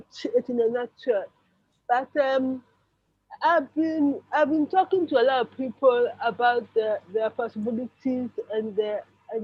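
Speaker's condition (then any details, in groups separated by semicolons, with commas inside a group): Cerebral palsy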